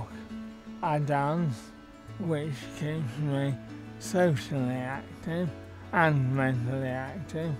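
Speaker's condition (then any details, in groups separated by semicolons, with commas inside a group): Motor neurone disease; affects voice, left arm, left leg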